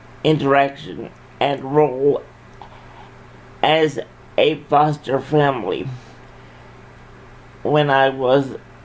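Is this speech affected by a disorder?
Yes: cerebral palsy.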